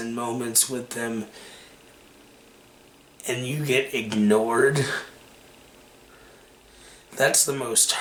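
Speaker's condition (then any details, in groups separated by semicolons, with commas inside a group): Cerebral palsy; takes medication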